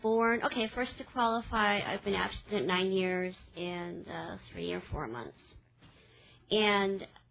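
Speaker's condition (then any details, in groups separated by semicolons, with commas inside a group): Cleft palate; congenital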